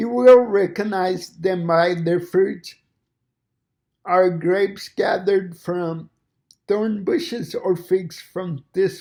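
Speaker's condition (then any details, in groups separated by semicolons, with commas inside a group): Cerebral palsy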